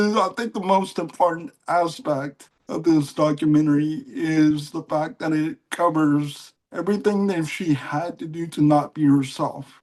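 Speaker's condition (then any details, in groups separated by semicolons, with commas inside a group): Cerebral palsy; mild case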